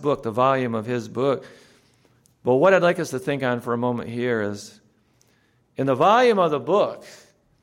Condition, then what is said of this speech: No condition.